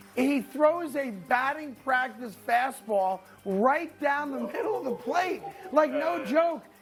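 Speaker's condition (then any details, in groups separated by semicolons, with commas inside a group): No condition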